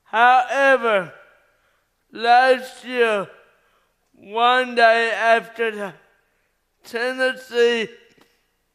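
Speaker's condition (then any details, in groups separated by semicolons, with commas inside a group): Cerebral palsy; uses left hand only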